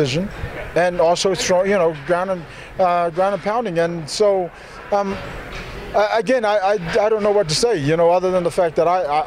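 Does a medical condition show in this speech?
No.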